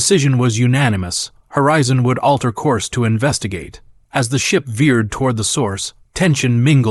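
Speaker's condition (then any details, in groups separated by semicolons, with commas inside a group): No condition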